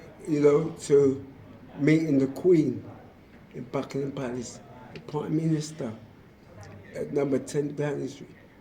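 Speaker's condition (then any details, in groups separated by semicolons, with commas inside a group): Motor neurone disease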